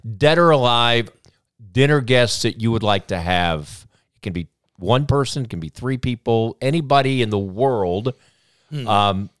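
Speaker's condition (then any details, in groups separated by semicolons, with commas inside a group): No condition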